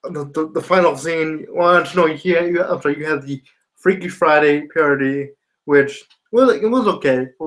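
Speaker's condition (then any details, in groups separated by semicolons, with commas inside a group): Spastic quadriplegia cerebral palsy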